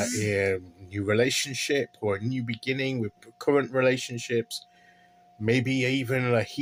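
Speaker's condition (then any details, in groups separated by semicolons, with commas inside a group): No condition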